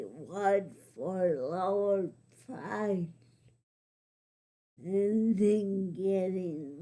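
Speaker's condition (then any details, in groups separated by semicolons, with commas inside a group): Cerebral palsy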